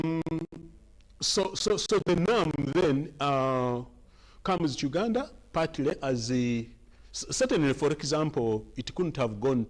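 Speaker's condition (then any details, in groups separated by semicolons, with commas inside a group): No condition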